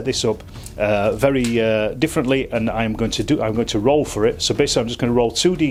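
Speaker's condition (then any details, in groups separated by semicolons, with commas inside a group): No condition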